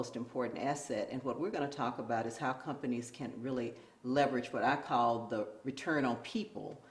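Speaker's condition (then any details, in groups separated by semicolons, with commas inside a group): No condition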